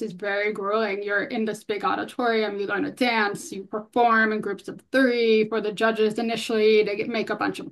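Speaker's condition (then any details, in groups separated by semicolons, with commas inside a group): Hearing loss, bilateral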